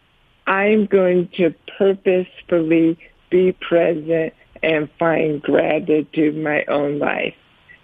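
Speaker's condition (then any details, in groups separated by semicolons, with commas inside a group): ALS; worried about voice but held up over 15 minutes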